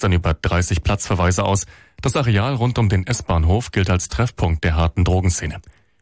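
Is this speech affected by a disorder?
No.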